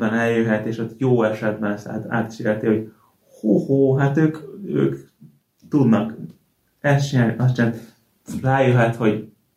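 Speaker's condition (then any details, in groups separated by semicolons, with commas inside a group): Stuttering; three years of practice at Toastmasters public speaking club; gets stuck, lengthens vowels as technique, easier speech with accepting listeners, stutter immediately audible; repeated sounds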